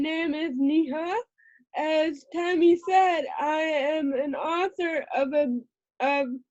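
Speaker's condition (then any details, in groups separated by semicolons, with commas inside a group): Cerebral palsy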